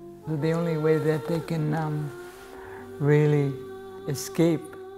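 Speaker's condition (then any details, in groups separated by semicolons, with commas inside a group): Cerebral palsy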